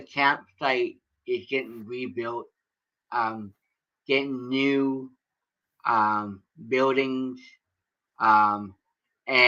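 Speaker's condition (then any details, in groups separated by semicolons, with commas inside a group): Cerebral palsy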